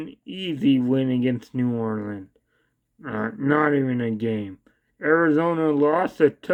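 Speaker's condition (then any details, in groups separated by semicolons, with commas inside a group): Cerebral palsy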